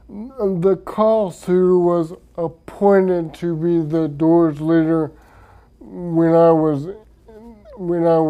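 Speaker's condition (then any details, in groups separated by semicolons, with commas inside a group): Traumatic brain injury; speech affected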